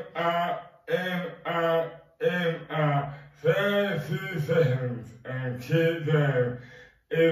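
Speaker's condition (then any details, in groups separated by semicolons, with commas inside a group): Dystonia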